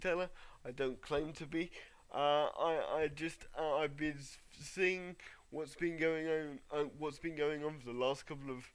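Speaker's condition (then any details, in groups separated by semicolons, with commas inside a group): Cerebral palsy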